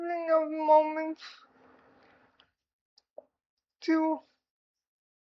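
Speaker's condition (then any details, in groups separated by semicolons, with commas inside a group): Cerebral palsy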